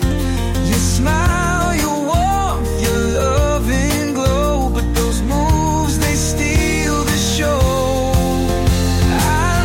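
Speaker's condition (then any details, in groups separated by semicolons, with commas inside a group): No condition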